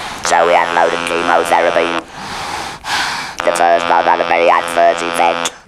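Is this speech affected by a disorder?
Yes: laryngeal cancer with laryngectomy.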